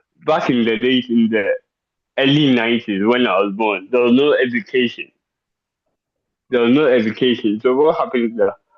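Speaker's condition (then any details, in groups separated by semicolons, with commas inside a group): Cerebral palsy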